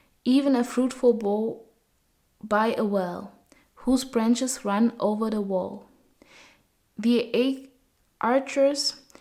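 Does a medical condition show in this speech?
No.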